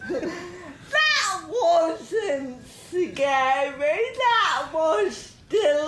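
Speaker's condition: Cerebral palsy; wobbly hands affecting fine control

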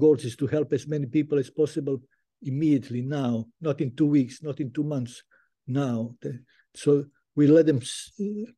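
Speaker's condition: Parkinson's disease; diagnosed 2010

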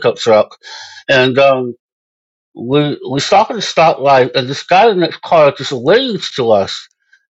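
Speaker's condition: Moebius syndrome; congenital

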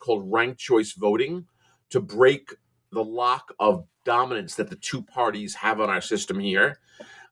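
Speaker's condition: No condition

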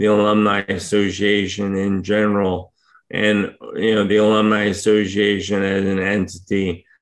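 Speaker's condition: ALS; hard to speak for long periods right now

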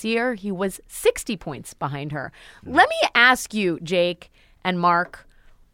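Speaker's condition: No condition

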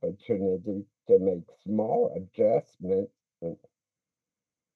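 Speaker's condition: Speech impediment

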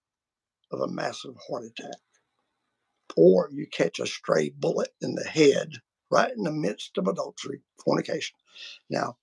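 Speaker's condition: Vocal cord surgery; multiple vocal cord surgeries

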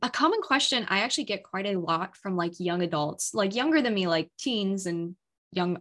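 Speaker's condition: No condition

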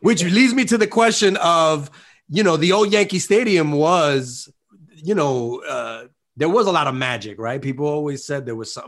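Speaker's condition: No condition

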